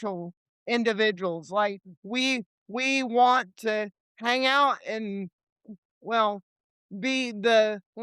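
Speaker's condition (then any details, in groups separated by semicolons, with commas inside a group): Cerebral palsy; lifelong wheelchair user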